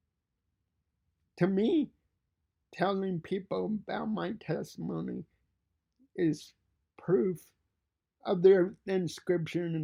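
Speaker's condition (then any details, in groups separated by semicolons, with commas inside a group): Cerebral palsy; fine motor impairment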